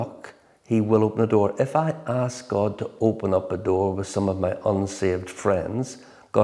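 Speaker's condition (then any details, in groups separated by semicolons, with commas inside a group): No condition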